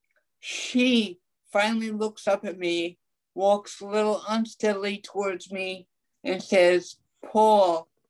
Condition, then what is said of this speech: Cerebral palsy. And it just affects my arms, my talking.